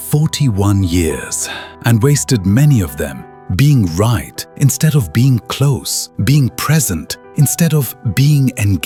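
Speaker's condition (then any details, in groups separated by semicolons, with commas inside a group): No condition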